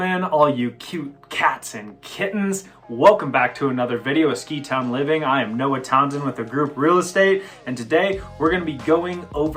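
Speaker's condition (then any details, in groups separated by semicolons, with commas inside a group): No condition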